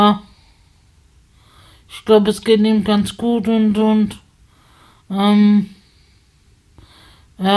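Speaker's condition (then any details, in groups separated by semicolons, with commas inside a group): Spasticity from birth; multiple sclerosis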